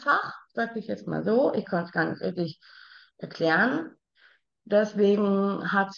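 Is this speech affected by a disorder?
Yes: Down syndrome; BUK signing-supported communication used heavily in early childhood through family.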